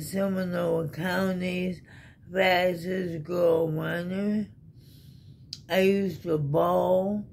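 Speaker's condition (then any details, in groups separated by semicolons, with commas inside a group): ALS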